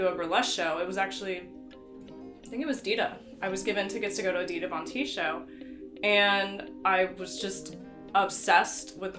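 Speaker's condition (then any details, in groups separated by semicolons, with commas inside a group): No condition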